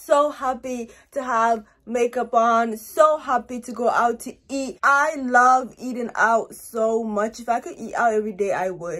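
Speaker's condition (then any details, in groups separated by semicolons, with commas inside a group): No condition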